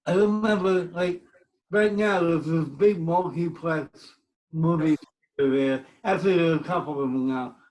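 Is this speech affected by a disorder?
Yes: cerebral palsy; speech impediment.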